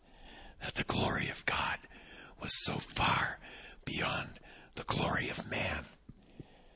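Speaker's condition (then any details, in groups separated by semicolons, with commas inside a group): Vocal cord paralysis, unilateral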